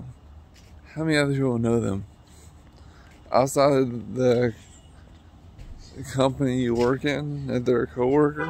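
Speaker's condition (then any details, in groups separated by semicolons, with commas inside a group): Traumatic brain injury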